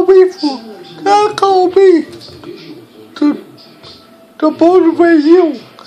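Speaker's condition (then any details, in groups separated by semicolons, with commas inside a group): Cerebral palsy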